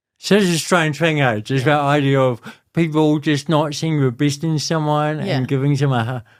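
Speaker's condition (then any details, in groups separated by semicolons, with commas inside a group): Cerebral palsy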